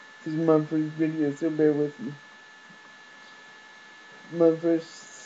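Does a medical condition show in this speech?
Yes: cerebral palsy.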